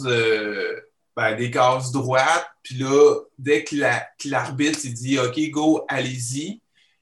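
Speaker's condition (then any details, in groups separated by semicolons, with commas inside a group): Stuttering; genetic and neurological; stutters in daily life, partial control keeps spontaneity, full control would need changed voice; repeated sounds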